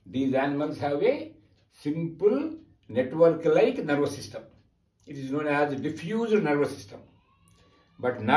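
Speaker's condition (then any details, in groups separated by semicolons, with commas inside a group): No condition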